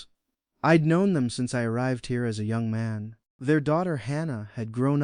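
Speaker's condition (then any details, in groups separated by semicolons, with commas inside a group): No condition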